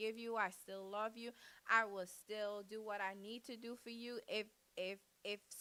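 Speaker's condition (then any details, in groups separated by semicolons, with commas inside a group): No condition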